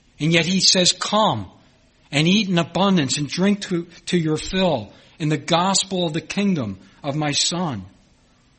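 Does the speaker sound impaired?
No.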